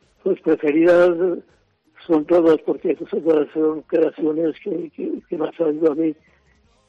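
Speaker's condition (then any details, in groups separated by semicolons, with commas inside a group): Parkinson's disease; Parkinson's disease diagnosed six months after retirement, a brain disorder affecting movement; age 77, 12 years since diagnosis, followed by neurologist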